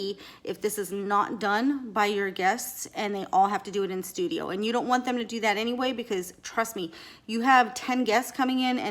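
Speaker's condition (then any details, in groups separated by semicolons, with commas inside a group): No condition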